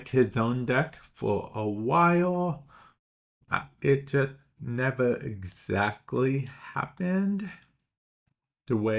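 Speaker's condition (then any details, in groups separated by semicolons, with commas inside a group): Cerebral palsy; speech intermittently affected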